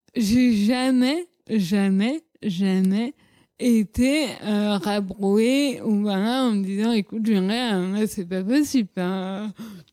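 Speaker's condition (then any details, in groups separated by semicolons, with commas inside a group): Cerebral palsy; childhood speech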